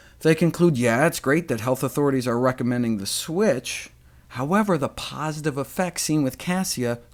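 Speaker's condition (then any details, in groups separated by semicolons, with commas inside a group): No condition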